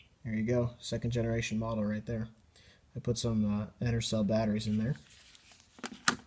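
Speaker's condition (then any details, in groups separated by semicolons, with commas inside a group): No condition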